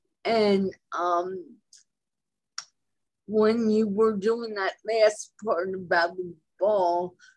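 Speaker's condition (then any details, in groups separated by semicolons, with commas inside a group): Cerebral palsy; present from birth, traumatic birth with resuscitation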